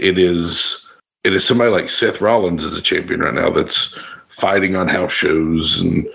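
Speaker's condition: No condition

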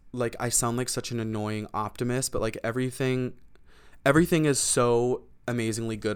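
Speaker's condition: No condition

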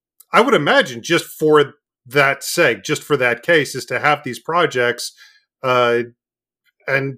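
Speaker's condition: No condition

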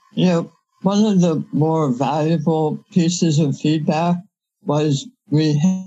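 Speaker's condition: Head and neck cancer surgery; five-time head and neck cancer

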